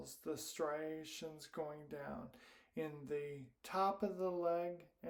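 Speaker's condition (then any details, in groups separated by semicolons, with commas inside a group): Primary lateral sclerosis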